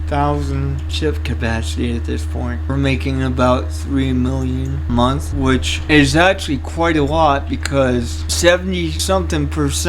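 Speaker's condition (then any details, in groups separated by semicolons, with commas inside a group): Cerebral palsy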